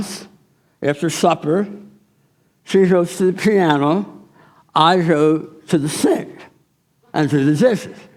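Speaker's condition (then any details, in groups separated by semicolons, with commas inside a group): Tongue cancer surgery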